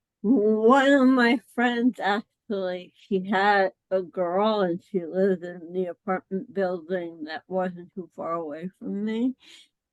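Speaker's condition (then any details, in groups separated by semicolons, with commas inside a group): Cerebral palsy; mainly small motor coordination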